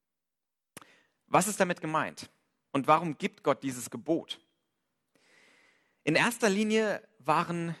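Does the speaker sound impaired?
No.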